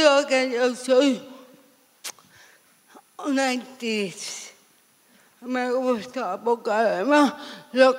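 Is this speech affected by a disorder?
Yes: severe cerebral palsy.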